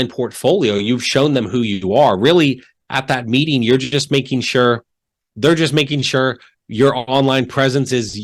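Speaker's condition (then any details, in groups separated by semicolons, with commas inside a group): No condition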